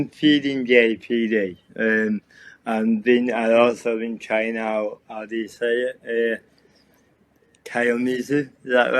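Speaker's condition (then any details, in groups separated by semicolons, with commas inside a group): Cerebral palsy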